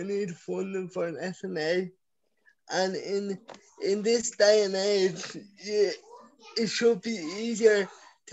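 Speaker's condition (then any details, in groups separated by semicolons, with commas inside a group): Cerebral palsy; from birth, scoliosis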